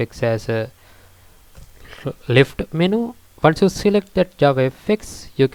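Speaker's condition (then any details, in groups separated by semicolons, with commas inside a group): No condition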